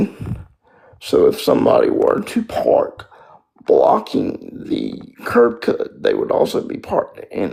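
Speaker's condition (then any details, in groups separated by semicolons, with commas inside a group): Spastic quadriplegic cerebral palsy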